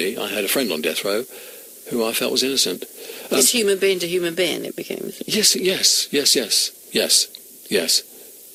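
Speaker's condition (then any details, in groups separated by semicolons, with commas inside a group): No condition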